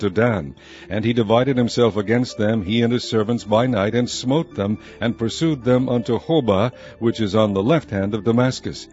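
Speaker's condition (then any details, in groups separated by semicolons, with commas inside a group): No condition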